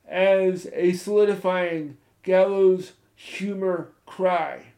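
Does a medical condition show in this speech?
Yes: spastic cerebral palsy; from spinal meningitis at birth, born 2 months premature, mainly legs, secondarily arms and hands; moderate impact on balance and coordination, stiff tight involuntary muscle movements, walks with crutches or poles.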